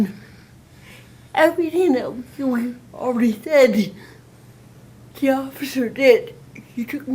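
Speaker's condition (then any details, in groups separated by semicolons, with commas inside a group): Cerebral palsy; sometimes uses communication device; speech sometimes hard to understand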